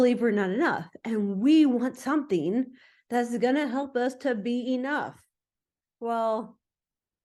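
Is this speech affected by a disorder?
No.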